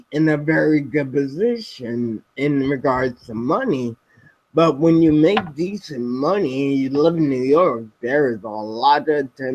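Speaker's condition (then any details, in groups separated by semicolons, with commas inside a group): Spinocerebellar ataxia type 7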